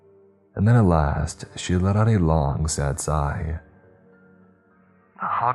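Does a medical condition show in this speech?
No.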